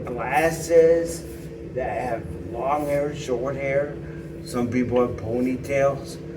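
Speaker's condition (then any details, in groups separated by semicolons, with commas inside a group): Cerebral palsy; needs substantial care assistance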